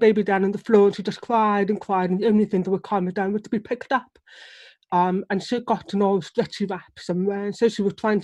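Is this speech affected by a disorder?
Yes: deafness; relies on lip reading.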